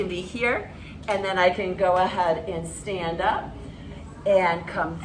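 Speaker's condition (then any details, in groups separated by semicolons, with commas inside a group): No condition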